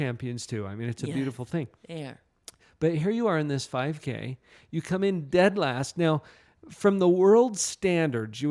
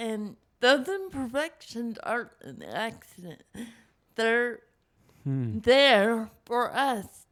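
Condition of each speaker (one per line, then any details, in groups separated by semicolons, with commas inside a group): No condition
Cerebral palsy; from not breathing at birth, cognition unaffected; speaking hard, voice sounds unexpected to listeners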